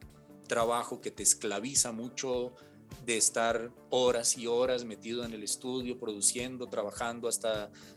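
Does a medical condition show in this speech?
No.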